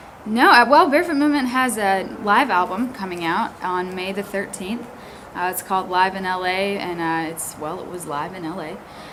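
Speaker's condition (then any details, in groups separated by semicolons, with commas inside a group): No condition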